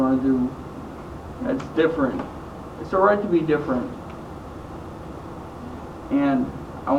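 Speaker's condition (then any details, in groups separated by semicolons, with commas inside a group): Traumatic brain injury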